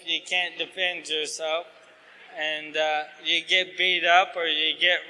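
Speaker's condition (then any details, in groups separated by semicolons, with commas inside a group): ALS; asked to talk slower, clearer, losing voice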